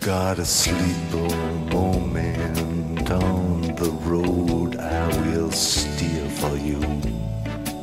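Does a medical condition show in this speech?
No.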